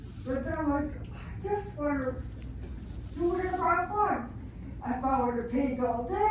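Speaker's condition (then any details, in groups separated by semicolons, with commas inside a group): Traumatic brain injury; speech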